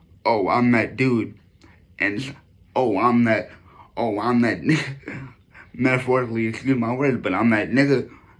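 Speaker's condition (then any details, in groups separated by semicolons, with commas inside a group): Cerebral palsy; sometimes affects speech, may sound slurred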